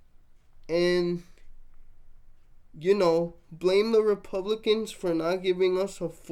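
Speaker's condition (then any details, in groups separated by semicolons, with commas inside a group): Cerebral palsy, mixed, mild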